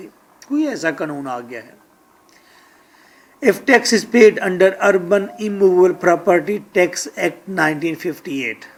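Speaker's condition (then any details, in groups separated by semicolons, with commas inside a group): No condition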